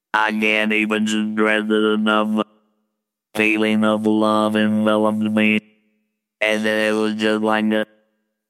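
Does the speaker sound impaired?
Yes: laryngectomy, total laryngectomy with electrolarynx; voice box removed for laryngeal cancer from smoking cigarettes.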